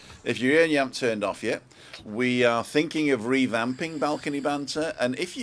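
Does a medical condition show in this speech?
No.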